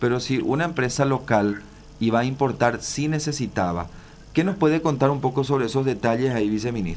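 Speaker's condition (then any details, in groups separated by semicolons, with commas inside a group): No condition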